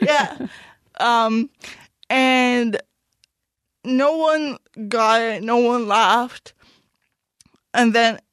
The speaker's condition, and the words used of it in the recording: Cerebral palsy. And then it allows people not to think about the way you speak or something like